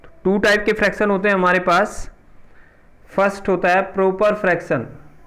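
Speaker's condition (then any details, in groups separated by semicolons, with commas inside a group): No condition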